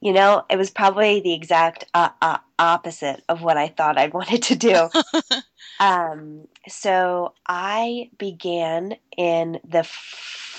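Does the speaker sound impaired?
Yes: stuttering; covert since childhood, immediate onset soon after starting to talk, school therapy from kindergarten, private therapist; recovering covert, still stutters, American Institute for Stuttering 3-week intensive program, fluency shaping techniques; formerly word switching and avoiding, held back stutters, pushed words out, appeared out of breath; here repeated sounds, prolonged sounds.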